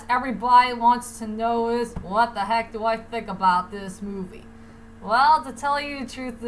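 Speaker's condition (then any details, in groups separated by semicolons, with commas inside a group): No condition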